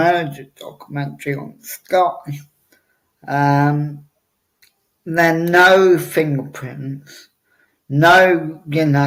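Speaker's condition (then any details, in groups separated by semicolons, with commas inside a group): Cerebral palsy; obvious speech impediment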